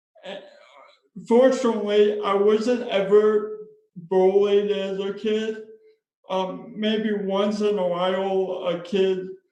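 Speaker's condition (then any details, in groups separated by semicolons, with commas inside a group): Spastic cerebral palsy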